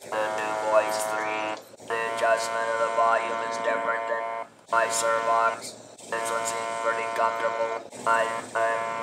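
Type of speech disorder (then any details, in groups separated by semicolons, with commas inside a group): Electrolarynx speech; laryngectomy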